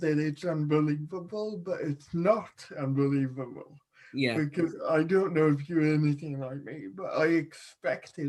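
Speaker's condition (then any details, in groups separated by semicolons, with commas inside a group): Cerebral palsy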